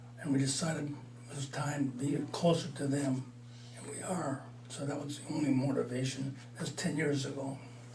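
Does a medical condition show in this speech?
Yes: Parkinson's disease; mild, about four years.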